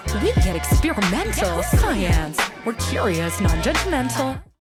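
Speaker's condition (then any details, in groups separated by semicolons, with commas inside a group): No condition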